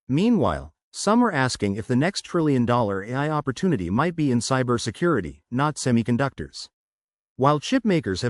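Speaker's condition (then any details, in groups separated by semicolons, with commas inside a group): No condition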